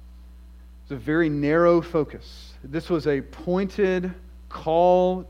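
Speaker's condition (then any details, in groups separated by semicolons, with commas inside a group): No condition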